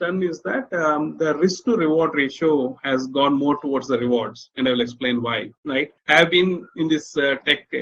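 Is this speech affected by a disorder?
No.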